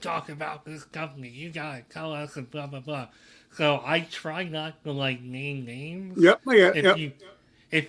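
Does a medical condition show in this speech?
Yes: cleft lip and palate.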